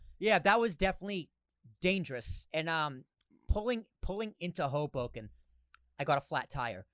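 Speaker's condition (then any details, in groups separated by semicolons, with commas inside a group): No condition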